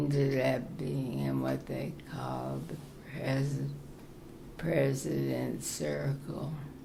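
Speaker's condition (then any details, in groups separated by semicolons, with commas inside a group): Parkinson's; very soft, low voice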